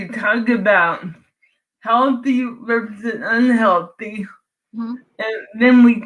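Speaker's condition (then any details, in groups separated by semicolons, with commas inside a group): Cerebral palsy; from birth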